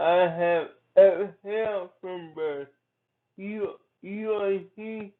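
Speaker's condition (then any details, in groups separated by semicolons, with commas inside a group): Cerebral palsy; from birth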